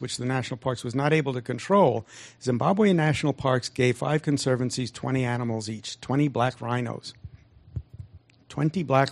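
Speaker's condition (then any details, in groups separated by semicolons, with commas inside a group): No condition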